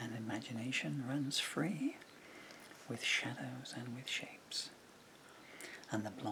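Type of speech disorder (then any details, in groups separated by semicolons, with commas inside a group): Bulbar dysarthria; progressive bulbar palsy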